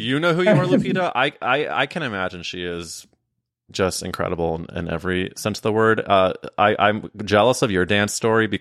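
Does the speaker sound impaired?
No.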